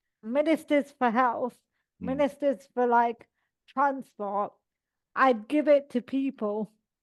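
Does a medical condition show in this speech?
Yes: cerebral palsy; all four limbs.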